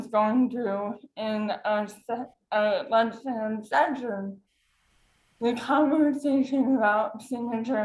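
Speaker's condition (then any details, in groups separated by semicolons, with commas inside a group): Cerebral palsy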